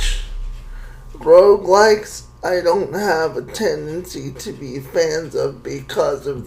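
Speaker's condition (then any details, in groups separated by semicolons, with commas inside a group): Cerebral palsy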